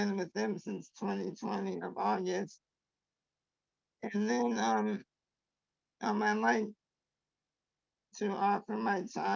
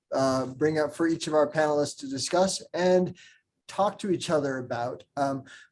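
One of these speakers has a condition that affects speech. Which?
The first: traumatic brain injury.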